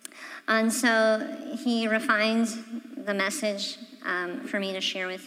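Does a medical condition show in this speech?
Yes: cleft palate; congenital, missing section of roof of mouth, jaws did not form correctly, reconstructive surgery at age 16; voice sounds different, half of voice vibrations go through nose, nasal resonance.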